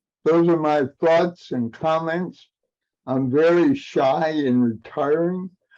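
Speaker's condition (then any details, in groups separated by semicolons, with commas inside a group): Cerebral palsy; aging adult, past 40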